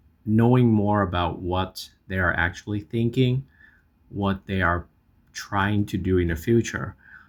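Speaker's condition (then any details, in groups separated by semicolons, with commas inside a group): No condition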